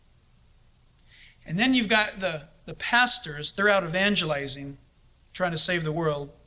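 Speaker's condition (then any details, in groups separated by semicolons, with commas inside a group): No condition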